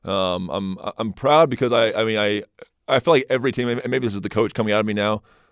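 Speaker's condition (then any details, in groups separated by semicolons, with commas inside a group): Stutter; stutters off the cuff, trips over words, can't get a word out, less when prepared and confident; repeated sounds, repeated words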